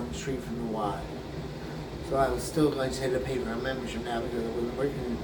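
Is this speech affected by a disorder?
Yes: brain injury; memory greatly affected.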